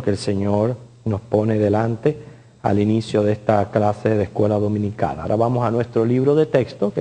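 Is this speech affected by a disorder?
No.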